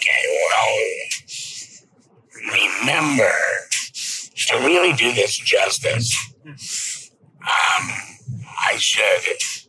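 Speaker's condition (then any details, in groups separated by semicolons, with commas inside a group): Laryngectomy; esophageal speech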